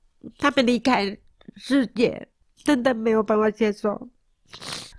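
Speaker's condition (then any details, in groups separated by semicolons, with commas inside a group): Moderate-to-severe hearing loss; rehabilitation to dance again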